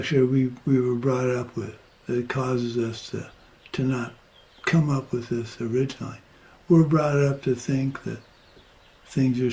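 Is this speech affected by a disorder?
Yes: Parkinson's; progressing.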